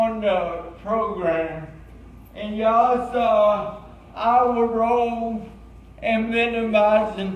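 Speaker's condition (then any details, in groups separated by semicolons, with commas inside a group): Cerebral palsy; since birth, brain damage at birth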